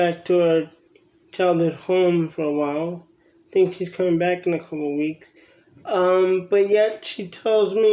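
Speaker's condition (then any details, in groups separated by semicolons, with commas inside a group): Cerebral palsy; from birth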